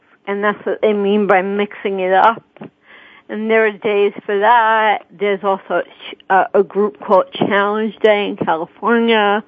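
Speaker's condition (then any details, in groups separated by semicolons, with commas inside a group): Cerebral palsy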